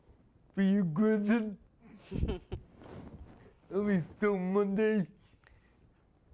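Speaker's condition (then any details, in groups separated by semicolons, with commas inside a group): Spastic quadriplegia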